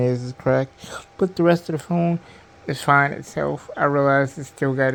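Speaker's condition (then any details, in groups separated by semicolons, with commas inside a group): Cerebral palsy; diplegia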